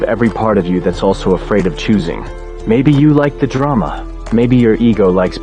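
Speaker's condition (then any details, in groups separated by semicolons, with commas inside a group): No condition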